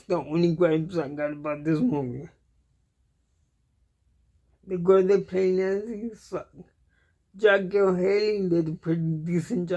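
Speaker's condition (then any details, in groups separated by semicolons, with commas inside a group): Cerebral palsy; cannot walk, uses wheelchair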